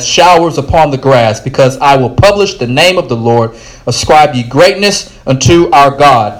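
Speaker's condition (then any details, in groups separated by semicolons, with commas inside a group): No condition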